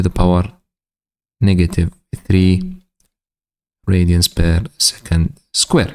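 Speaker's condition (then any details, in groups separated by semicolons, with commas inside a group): No condition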